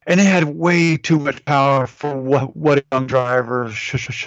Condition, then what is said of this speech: Stuttering. Trying to promote my work when phone calls is a struggle.